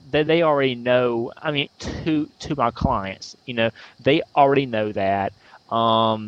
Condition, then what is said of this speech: Stuttering. And so if I get in there and just do it, I may have more, blocks or stuttering and all